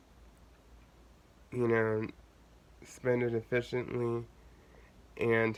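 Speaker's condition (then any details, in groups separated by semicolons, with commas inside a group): Cerebral palsy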